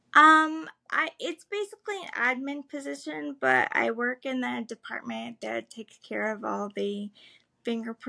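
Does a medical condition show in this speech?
Yes: cerebral palsy, spastic; able to speak.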